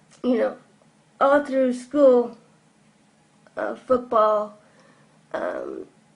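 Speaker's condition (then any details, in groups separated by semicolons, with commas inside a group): Cerebral palsy; from birth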